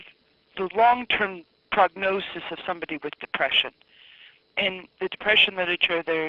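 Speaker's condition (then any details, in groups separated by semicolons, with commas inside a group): No condition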